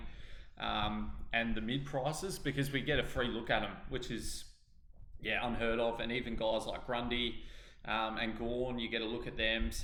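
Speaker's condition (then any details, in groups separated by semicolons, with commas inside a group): No condition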